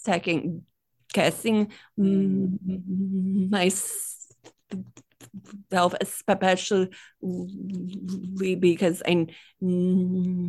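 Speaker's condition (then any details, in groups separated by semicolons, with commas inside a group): Stuttering; stutter since childhood, more severe when younger, quiet child avoiding speaking, NSA workshop in Fort Lauderdale; still stutters, no problems communicating at work, growing confidence; more comfortable the more people spoken to, sound repetitions; prolonged sounds, blocks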